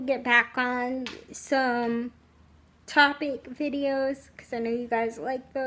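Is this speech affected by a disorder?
Yes: cerebral palsy.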